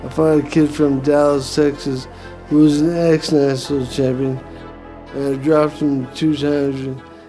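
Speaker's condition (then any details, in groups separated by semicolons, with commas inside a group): Brain injury; effects began around age 50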